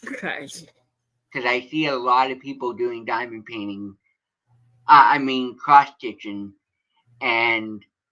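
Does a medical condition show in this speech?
Yes: cerebral palsy.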